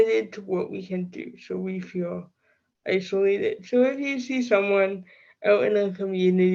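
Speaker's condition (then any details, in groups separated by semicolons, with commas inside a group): Cerebral palsy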